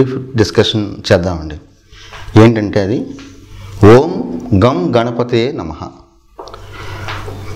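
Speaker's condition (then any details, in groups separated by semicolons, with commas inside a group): No condition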